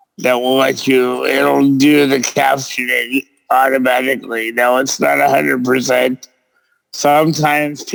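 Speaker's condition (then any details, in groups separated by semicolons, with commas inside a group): Cerebral palsy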